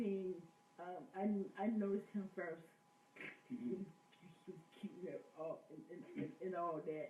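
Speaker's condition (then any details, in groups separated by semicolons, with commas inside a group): Cerebral palsy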